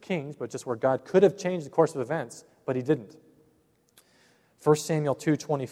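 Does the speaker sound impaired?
No.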